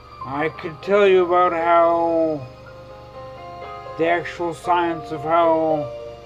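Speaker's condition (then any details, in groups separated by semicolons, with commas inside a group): Traumatic brain injury; right-side head impact, left side spastic and uncoordinated, right milder; had speech therapy, speech hard to improve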